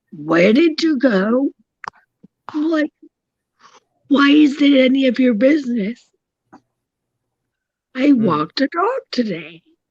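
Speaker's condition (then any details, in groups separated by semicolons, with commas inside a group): Cerebral palsy; tracheotomy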